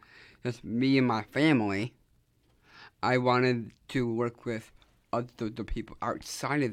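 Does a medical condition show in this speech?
Yes: Down syndrome; from birth; able to do public speaking, able to express self.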